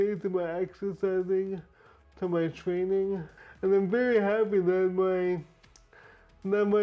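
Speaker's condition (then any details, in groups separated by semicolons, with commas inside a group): Brain injury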